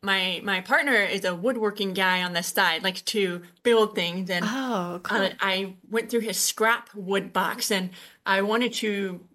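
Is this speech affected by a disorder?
Yes: Usher syndrome, born deaf; Usher syndrome type 2, born deaf or hard of hearing, hearing aids from age 2, vision loss, diagnosed age 19; no balance issues, uses hearing aids, signs.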